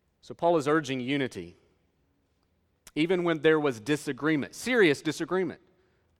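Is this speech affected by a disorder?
No.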